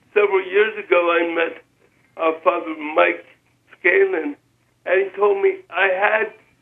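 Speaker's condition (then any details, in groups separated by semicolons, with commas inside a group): Spastic cerebral palsy; lifelong wheelchair use, now power chair for mobility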